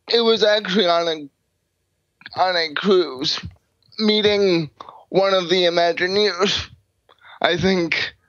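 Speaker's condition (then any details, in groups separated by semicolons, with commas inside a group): Cerebral palsy; uses a chair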